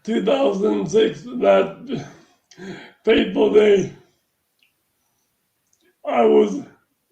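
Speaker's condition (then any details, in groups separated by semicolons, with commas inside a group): Traumatic brain injury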